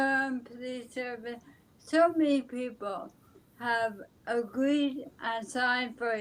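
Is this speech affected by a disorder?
Yes: ALS.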